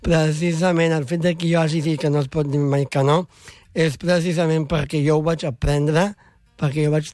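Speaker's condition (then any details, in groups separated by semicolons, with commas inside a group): Down syndrome; congenital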